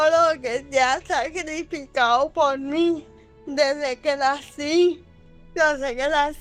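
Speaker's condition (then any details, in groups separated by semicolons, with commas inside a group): Cerebral palsy; from birth, birth complications, legs and arms affected; age 26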